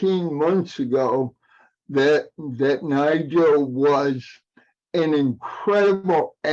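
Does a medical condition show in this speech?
Yes: cerebral palsy; aging adult, past 40.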